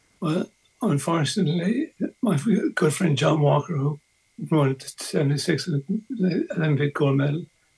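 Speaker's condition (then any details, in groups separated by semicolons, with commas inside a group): Early onset Parkinson's disease; progressive, diagnosed at 48, DBS two brain leads, chest impulse generator, 3.3 milliamps; voice dramatically hurt, apologises for voice, host understood every word; voice dramatically affected by Parkinson's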